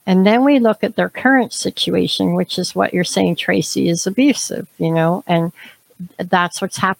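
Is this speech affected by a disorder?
Yes: cleft palate; congenital, extremely severe, no nose, no upper lip, trachea issues, experimental plastic surgery; speech now clear enough for public speaking; unclear speech at school age, early extreme breathing difficulties, feeding problems.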